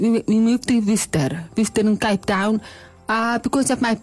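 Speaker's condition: Hearing loss; learned early to speak like hearing person, mother bonita drew out language, not natural

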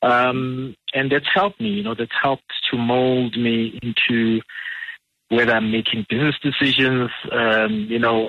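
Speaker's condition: No condition

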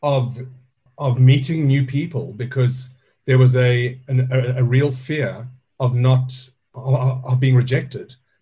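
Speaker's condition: Stuttering; stuttering since childhood, still present in adulthood; still lives with speech impediment, speaks to stage audiences, jokes about stutter built into dialogue; childhood word avoidance when ordering food, fear of speaking to new people and audiences; repeated sounds, repeated words, prolonged sounds

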